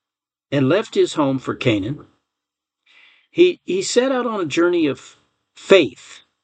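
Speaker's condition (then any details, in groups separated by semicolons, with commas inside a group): No condition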